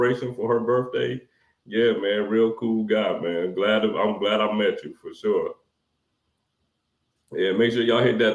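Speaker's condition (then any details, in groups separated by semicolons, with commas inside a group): No condition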